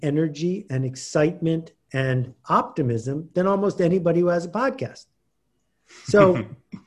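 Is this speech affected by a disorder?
No.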